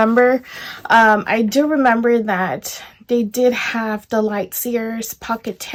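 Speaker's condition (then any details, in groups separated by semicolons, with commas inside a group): No condition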